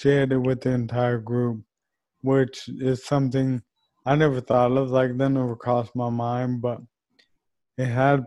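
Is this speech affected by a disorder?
Yes: ALS; ALS diagnosed just before age 30, neurodegenerative motor neuron disease; voice banking in progress with Taylor, podcast recorded for future computerized voice; voice changed a little, some slurring, dictation differences, still understandable.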